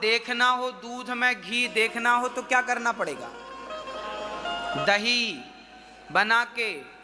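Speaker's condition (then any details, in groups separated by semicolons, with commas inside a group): No condition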